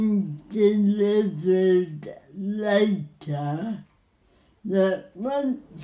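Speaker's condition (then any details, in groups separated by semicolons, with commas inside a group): Cerebral palsy; spastic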